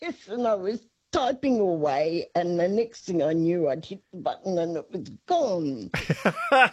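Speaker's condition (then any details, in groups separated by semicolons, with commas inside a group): Parkinson's; hands slower than brain, uses wheelie walker, past hospital stays; voice sometimes does not hold up, brain sometimes steals words, mixes up names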